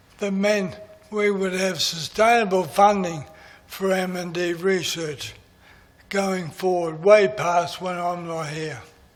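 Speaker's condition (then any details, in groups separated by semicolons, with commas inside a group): MND; voice is going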